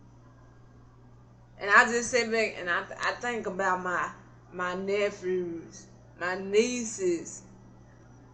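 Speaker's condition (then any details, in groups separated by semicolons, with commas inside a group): Cerebral palsy; not paralyzed, can stand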